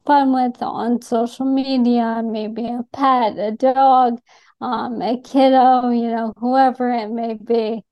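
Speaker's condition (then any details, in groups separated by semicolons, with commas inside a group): ALS; noticeable on podcasts and shows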